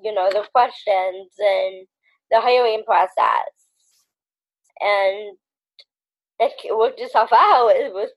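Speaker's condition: Down syndrome

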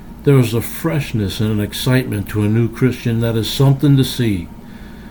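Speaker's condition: No condition

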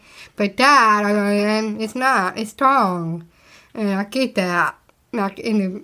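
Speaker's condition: Down syndrome; speech therapy when young, speech therapist miss leah

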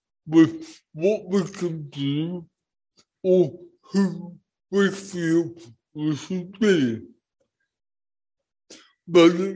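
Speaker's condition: Cerebral palsy; born not breathing

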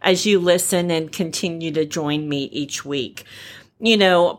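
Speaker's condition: Repaired cleft palate, cleft palate without cleft lip; single repair by plastic surgeon at about 9 months

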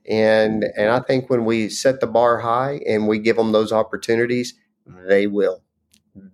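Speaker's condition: No condition

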